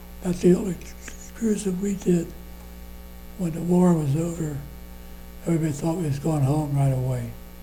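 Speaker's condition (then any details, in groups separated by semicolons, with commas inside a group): Parkinson's disease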